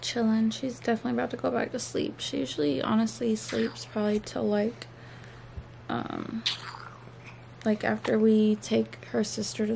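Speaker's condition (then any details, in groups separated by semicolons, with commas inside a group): No condition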